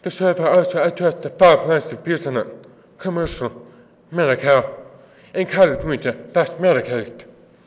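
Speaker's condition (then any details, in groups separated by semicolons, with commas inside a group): Deafness; works with interpreters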